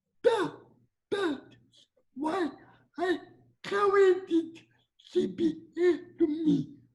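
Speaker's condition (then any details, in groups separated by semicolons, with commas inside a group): Cerebral palsy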